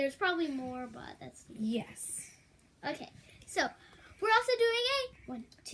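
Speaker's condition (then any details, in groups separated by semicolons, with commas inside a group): No condition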